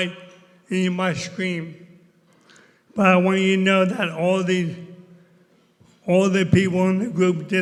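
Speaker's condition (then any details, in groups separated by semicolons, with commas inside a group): ALS; diagnosed about 17 years ago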